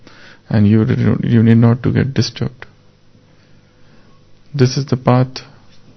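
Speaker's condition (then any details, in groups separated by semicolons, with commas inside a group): No condition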